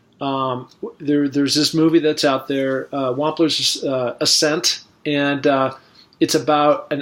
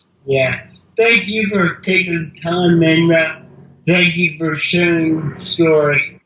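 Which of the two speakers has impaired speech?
The second: cerebral palsy; present from birth, all muscles, cannot walk, wheelchair; mild speech impediment.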